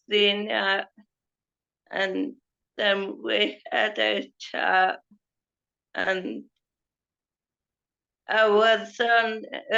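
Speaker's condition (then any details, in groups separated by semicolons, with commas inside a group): Cerebral palsy; affects speech and mobility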